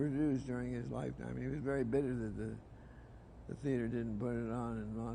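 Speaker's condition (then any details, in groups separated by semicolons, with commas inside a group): Parkinson's disease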